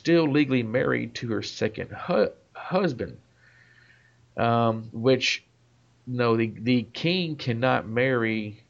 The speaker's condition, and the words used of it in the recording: Stuttering. And, you know, and that's when I noticed that you're stuttering is when you are in a place psychologically.